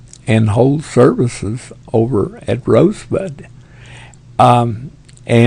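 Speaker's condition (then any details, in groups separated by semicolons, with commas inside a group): Parkinson's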